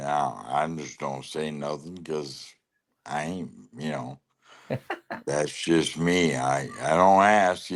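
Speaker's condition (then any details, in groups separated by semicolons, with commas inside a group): Lou Gehrig's disease (ALS)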